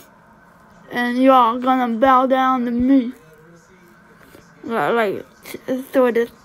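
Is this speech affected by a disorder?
Yes: cerebral palsy.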